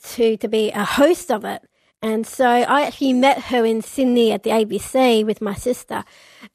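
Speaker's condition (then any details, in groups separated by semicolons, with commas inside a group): Down syndrome; lifelong, since birth; age 39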